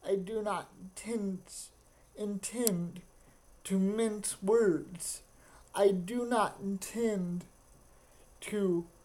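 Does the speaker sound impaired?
Yes: cerebral palsy; wheelchair user.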